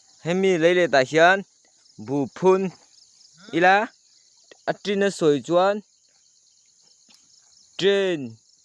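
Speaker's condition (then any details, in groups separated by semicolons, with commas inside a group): No condition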